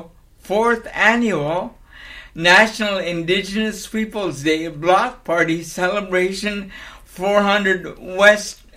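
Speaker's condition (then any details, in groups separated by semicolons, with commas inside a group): Cerebral palsy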